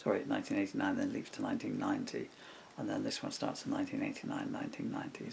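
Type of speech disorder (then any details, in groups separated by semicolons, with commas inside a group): Bulbar dysarthria; progressive bulbar palsy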